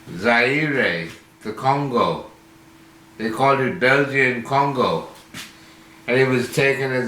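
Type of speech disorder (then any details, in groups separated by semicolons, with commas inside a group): Slurred speech; drug-induced slurred speech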